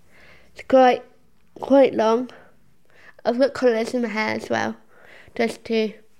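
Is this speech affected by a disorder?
Yes: Down syndrome; says Down syndrome barely affects her, gets support from personal assistant.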